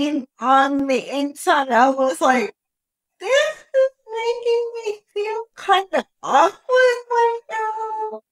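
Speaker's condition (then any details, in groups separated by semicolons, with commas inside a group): Cerebral palsy; uses wheelchair, atypical speech brain area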